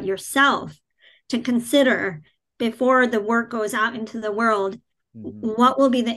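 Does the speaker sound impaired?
Yes: cleft palate, cleft palate without cleft lip.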